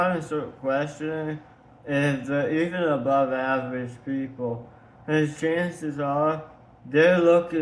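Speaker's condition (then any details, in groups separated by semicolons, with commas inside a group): Tongue cancer surgery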